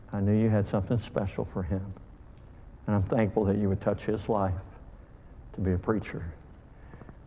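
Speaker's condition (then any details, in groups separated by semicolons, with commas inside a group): Cleft lip and palate; called hair lip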